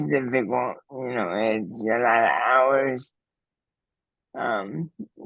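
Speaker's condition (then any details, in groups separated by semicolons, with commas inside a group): Cerebral palsy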